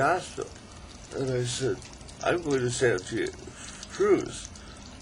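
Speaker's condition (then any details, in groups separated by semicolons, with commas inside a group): ALS; still able to talk, articulate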